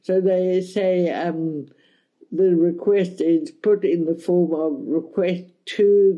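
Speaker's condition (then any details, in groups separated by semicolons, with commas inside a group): Cerebral palsy, mild; speech affected a bit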